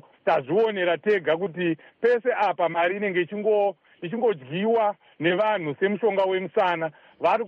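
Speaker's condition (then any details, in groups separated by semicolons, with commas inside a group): No condition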